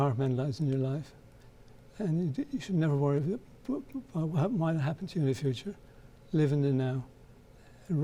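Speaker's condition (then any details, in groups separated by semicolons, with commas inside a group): Parkinson's disease; deep brain stimulation, left leg onset; about 15 years since onset, DBS about three years ago, continuous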